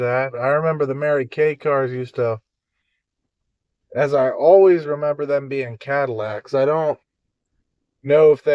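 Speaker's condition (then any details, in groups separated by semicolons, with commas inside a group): No condition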